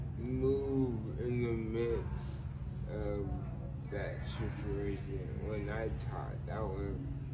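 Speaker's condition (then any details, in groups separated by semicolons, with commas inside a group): Cerebral palsy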